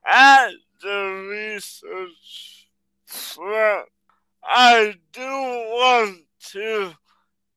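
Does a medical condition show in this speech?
Yes: cerebral palsy.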